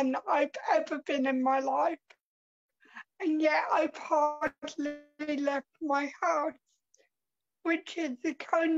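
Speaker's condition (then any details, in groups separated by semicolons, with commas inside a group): Cerebral palsy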